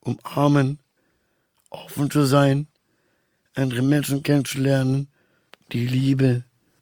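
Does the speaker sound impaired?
Yes: Down syndrome; trisomy 21.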